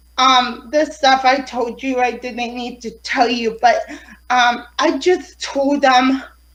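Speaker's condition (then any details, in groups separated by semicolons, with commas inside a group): Cerebral palsy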